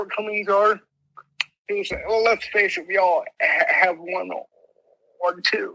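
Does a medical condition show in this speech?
Yes: mild cerebral palsy; affects left arm and leg, limp; speech impediment.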